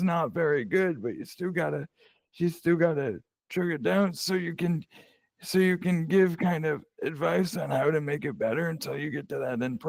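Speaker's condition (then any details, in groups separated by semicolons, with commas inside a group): Cerebral palsy; present from birth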